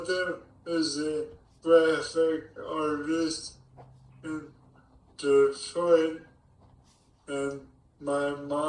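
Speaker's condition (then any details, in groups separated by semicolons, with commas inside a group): ALS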